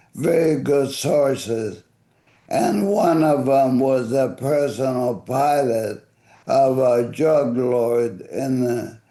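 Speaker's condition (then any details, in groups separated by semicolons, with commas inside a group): ALS; voice affected and fading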